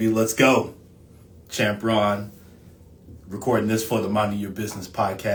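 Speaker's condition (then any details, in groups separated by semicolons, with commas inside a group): No condition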